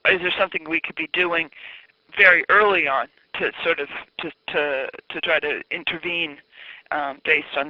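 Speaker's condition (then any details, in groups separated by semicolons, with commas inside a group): No condition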